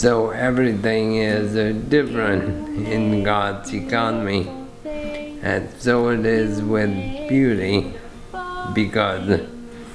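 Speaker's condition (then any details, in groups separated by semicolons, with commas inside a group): ALS; still mobile; affects speech and breathing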